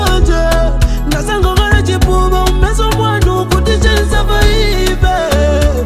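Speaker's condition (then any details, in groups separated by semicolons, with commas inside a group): No condition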